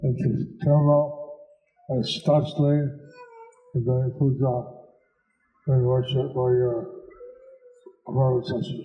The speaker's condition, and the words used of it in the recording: Stroke. So I had Deva Madhava repeat what I say.